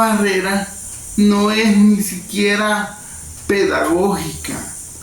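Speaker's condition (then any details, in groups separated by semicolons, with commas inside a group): Cerebral palsy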